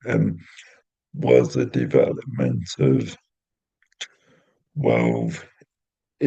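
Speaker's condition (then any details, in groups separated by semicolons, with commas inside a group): Cerebral palsy; intrathecal baclofen pump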